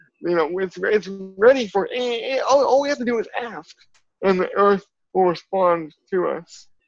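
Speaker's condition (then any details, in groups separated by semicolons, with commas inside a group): Cerebral palsy; from birth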